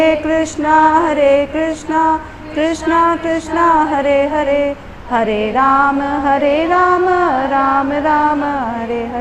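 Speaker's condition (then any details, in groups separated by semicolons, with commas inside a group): No condition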